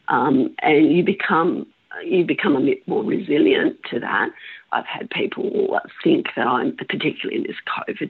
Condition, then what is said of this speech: Spasmodic dysphonia. I have strategies like actually holding my voice box while I speak.